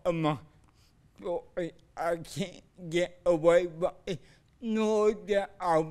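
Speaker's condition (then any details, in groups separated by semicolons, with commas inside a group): Cerebral palsy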